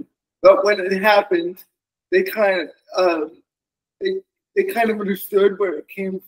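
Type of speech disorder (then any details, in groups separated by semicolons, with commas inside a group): Dysarthria; cerebral palsy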